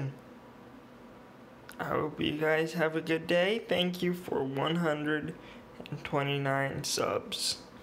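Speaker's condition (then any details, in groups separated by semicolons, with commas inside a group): Cerebral palsy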